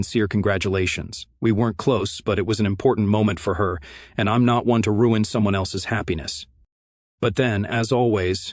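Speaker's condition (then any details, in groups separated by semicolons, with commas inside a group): No condition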